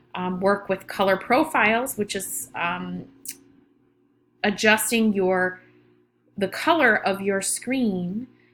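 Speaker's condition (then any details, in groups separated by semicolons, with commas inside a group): No condition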